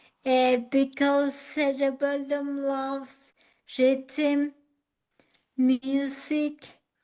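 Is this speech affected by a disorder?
Yes: acquired ataxia.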